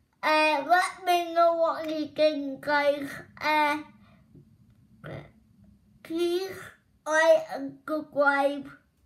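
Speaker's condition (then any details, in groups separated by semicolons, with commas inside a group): Cerebral palsy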